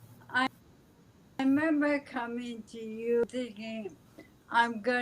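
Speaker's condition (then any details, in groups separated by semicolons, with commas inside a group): ALS; speech affected but still understandable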